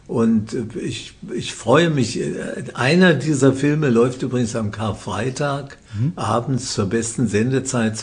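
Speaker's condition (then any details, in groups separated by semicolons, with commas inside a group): Parkinson's disease; physically active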